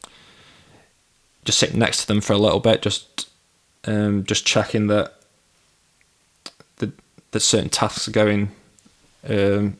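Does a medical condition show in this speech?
Yes: stammer; past exposure therapy, 10-week CBT course from age 22; stammers more when nervous, pauses before answering, avoids phone use, no stammer in inner monologue; here repeated words, blocks.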